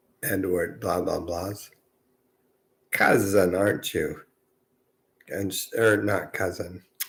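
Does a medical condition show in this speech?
Yes: multiple sclerosis.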